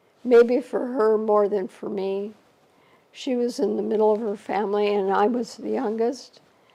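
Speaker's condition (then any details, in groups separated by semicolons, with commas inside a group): ALS; shortly after diagnosis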